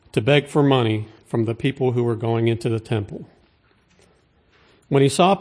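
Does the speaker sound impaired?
No.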